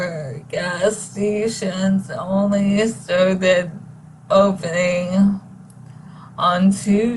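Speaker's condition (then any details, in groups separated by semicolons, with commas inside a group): ALS; no ventilator needed yet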